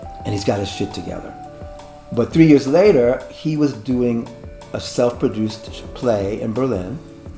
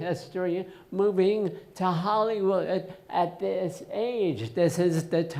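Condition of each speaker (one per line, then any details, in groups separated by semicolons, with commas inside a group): No condition
Essential tremor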